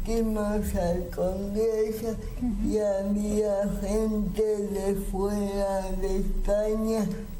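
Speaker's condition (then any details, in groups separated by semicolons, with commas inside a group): Cerebral palsy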